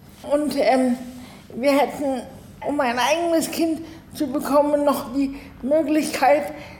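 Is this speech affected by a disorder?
Yes: cerebral palsy, spastic, arms and legs.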